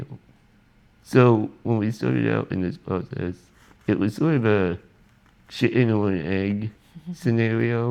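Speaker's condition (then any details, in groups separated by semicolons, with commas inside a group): Spinal muscular atrophy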